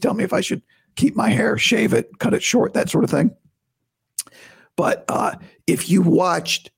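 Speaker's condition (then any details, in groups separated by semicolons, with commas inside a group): Vocal cord surgery recovery; best in two weeks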